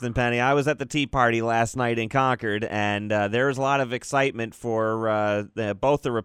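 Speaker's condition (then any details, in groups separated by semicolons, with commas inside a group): No condition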